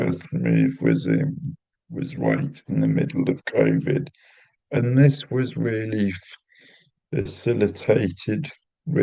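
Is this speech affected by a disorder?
Yes: cerebral palsy; intrathecal baclofen pump.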